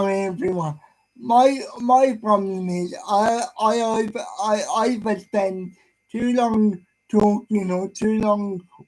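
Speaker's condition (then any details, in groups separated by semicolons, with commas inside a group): Cerebral palsy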